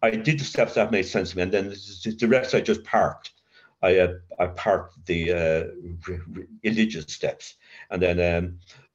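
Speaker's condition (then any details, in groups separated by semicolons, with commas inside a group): Covert stutter; severe childhood stutter with blocks, linked to adverse childhood experience, child guidance clinic, speechless while drinking; covert since early sobriety in AA, about 40 years, occasional blocks, talks easily at meetings; stutters mostly in mind, thinks ahead around feared words, voice long felt fake; repeated sounds, prolonged sounds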